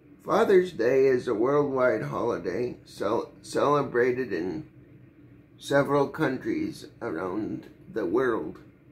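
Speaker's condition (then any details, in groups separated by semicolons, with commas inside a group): Cerebral palsy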